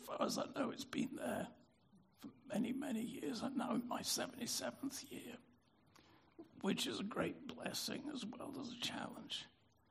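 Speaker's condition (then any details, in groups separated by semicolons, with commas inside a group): Spasmodic dysphonia; speaking hard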